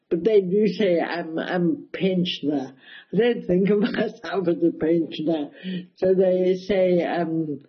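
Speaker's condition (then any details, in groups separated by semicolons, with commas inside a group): Cerebral palsy, mild; speech affected a bit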